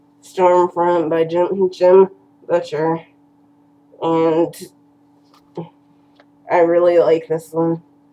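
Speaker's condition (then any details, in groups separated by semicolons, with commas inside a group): Cerebral palsy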